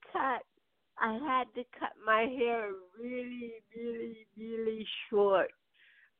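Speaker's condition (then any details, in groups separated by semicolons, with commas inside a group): Cerebral palsy; birth onset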